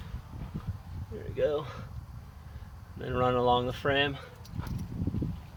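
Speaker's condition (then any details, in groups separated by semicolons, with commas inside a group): No condition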